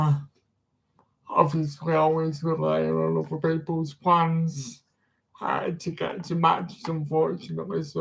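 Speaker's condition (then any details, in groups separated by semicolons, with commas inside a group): Disability affecting speech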